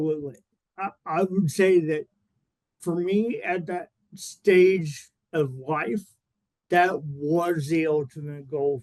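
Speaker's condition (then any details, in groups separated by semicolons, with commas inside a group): Cerebral palsy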